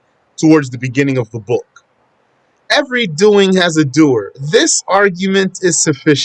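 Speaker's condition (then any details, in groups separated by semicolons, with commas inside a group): No condition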